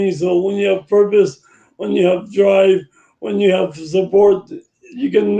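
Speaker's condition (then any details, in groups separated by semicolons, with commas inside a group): Brain injury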